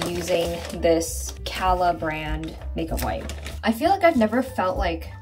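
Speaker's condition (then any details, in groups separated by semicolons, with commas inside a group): No condition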